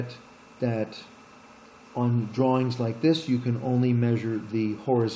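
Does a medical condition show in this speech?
No.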